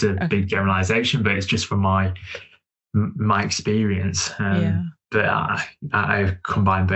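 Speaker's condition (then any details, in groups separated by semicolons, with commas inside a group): No condition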